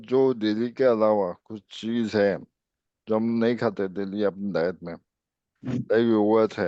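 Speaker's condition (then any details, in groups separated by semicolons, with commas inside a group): ALS; speech improved a little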